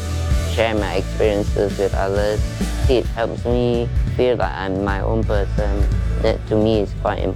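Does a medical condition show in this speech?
Yes: muscular dystrophy.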